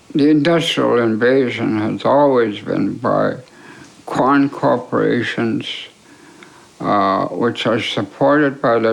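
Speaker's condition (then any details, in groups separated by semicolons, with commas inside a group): ALS; affects swallowing and speech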